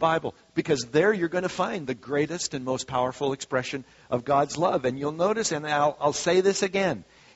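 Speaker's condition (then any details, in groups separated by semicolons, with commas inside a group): No condition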